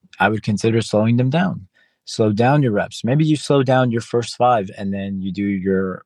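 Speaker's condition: No condition

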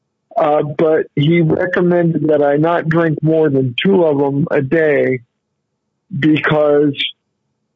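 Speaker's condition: Cerebral palsy; constant staggering walk

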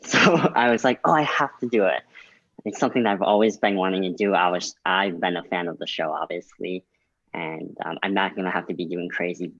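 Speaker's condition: Cleft lip and palate

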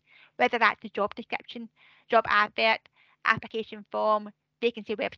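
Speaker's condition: Deafness; many years of speech therapy to learn to talk

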